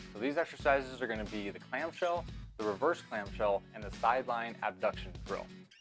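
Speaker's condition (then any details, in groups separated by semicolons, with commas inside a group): No condition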